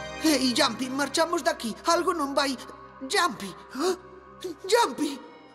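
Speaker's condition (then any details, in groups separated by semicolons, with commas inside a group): No condition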